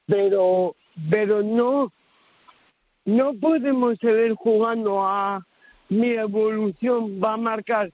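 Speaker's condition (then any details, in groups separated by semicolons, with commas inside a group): Cerebral palsy; early intervention from infancy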